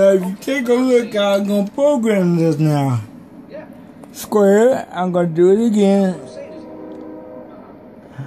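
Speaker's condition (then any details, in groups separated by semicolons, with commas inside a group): Cerebral palsy; may be hard to understand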